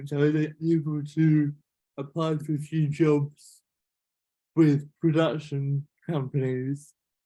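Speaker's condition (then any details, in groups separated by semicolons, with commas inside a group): Cerebral palsy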